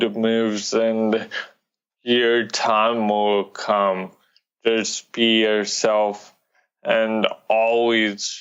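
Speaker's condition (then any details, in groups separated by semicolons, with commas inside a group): Cerebral palsy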